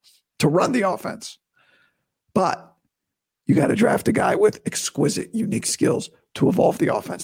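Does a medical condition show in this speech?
Yes: vocal cord surgery recovery; talking painless.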